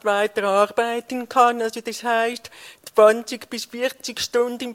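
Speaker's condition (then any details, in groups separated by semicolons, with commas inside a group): Deafness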